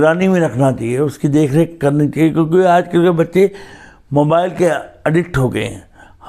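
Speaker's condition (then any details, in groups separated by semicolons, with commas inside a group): Cerebral palsy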